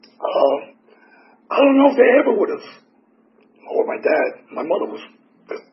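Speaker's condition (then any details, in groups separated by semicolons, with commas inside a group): Tracheotomy; tracheotomy for 4 years, 8 surgeries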